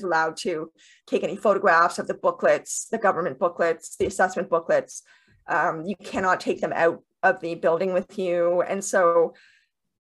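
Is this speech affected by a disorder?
Yes: deafness with cochlear implants; second implant surgery later.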